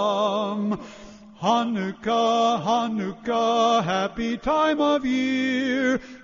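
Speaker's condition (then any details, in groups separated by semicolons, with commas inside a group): No condition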